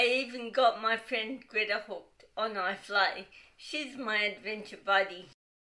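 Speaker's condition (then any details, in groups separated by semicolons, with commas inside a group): Cerebral palsy; wheelchair user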